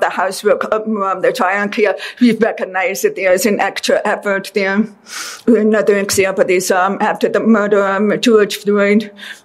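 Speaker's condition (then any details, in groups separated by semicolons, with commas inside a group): Deafness; deaf since childhood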